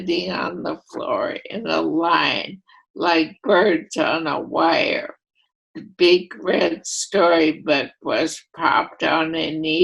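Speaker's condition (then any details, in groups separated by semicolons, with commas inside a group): Primary lateral sclerosis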